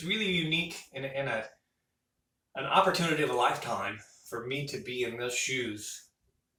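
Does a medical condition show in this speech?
No.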